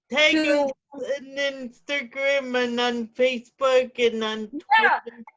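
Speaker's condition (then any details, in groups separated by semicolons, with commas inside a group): Cerebral palsy; stress affects whole body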